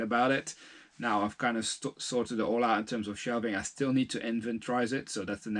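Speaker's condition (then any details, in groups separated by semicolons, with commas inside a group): No condition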